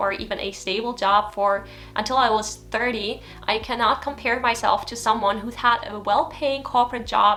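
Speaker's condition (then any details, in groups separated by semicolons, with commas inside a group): No condition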